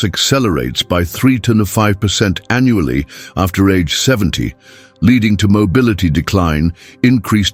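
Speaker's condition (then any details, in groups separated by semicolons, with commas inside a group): No condition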